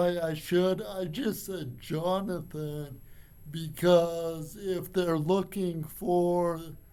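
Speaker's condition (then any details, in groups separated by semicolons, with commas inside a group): Cerebral palsy; from birth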